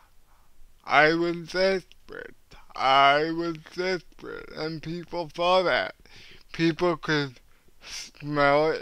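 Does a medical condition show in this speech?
Yes: cerebral palsy; cannot walk, uses wheelchair.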